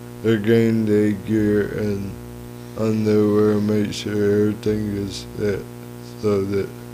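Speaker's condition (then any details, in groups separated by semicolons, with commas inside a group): Cerebral palsy; lifelong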